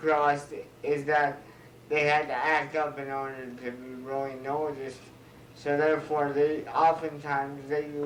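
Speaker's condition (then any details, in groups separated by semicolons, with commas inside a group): Cerebral palsy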